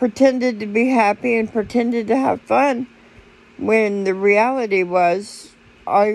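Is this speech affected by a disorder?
Yes: cerebral palsy; speech noticeably atypical.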